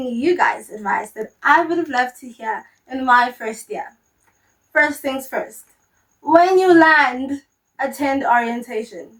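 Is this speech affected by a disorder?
No.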